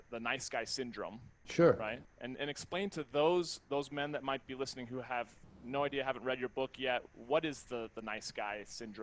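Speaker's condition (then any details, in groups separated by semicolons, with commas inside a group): No condition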